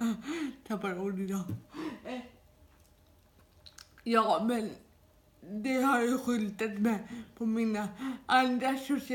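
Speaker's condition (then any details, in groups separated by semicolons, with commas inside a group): Dyskinetic cerebral palsy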